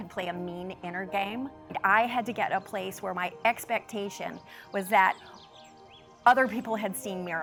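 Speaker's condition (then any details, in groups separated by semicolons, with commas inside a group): No condition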